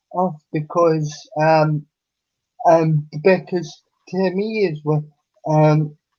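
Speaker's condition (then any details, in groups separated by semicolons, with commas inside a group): Cerebral palsy; unable to walk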